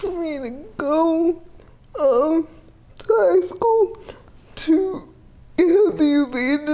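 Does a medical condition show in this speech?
Yes: cerebral palsy, athetoid, severe; speech can be hard to understand, speech therapy.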